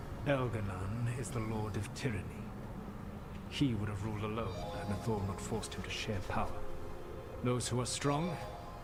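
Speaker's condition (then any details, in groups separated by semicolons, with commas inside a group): No condition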